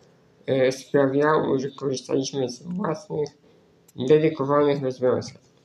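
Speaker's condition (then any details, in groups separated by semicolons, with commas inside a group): Spinal muscular atrophy; right-click via two keys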